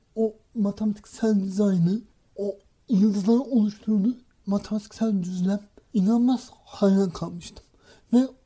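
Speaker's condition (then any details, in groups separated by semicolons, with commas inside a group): Cerebral palsy; no speech until age 6, school speech difficulty, reading not fluent, practised reading aloud before mirror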